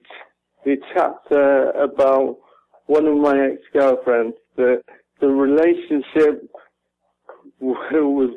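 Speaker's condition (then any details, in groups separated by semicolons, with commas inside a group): Cerebral palsy; caused by doctors' negligence at delivery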